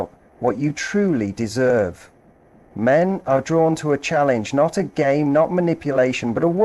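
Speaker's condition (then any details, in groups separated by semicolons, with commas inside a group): No condition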